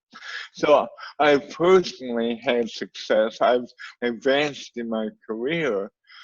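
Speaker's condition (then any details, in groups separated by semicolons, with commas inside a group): Cerebral palsy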